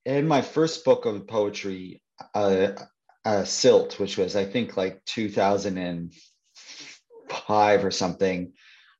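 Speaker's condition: Stuttering; stutter since at least teenage years, ongoing near age 50; speaks at support groups for people and children who stutter; certain words and sounds hardest, stacks up vocabulary, circumlocution, quickly finds other wording to ease stutter; prolonged sounds

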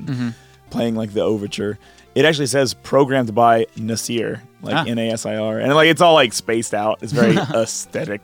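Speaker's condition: No condition

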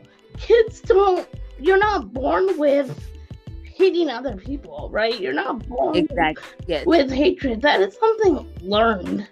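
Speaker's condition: Cerebral palsy; from birth, oxygen lack caused brain damage, quadriplegic, uses head or mouth, power chair, Puffin Bluetooth mouse; speaks, controls whole iPhone by iOS voice control, Google Android voice recognition understands better than iOS

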